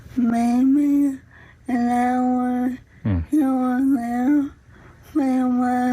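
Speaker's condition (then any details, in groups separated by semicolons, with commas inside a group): ALS; cause attributed to bacterial infection, treated; still able to speak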